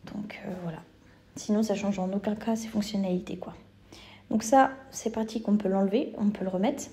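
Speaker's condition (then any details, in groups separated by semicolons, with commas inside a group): No condition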